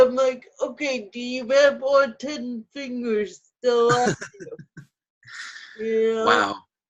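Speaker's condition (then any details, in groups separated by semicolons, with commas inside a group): Cerebral palsy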